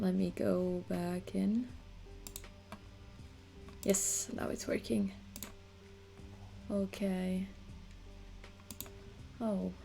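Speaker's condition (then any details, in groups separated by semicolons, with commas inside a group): No condition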